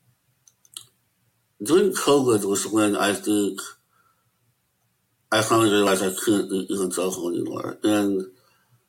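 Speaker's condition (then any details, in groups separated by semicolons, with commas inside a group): Möbius syndrome; affects hearing and eyesight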